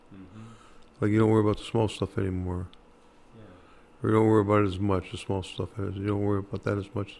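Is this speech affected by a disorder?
Yes: Parkinson's; Parkinson's attributed to Agent Orange exposure during Vietnam service, walking affected; speech very significantly affected, hard time talking.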